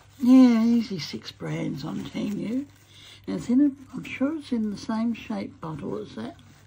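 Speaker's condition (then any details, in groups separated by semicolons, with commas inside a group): No condition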